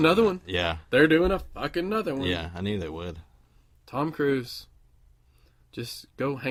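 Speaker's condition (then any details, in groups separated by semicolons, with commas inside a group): No condition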